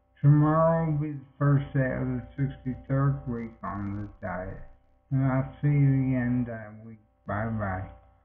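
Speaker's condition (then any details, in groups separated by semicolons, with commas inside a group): Multiple sclerosis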